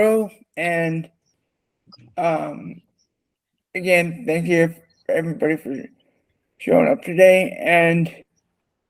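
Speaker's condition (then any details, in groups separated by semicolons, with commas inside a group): Cerebral palsy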